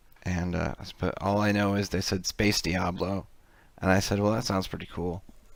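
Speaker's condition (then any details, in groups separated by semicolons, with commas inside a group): No condition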